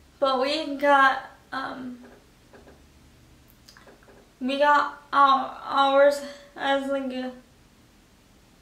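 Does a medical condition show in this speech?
Yes: cerebral palsy, spastic quadriplegic.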